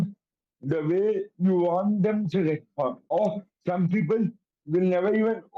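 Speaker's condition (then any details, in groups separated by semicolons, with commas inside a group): Cerebral palsy; affects coordination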